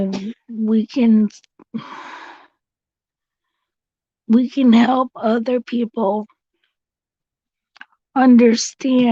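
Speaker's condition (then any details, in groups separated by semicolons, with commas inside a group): Cerebral palsy; since birth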